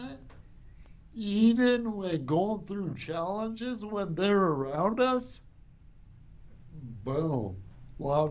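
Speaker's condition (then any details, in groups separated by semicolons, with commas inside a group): Cerebral palsy; from birth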